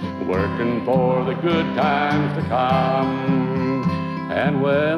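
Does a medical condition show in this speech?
No.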